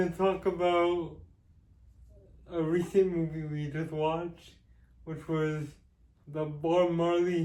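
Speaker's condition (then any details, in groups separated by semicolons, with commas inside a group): Cerebral palsy; with developmental delay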